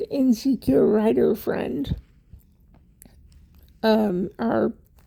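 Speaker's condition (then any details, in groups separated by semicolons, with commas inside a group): Cerebral palsy; wheelchair user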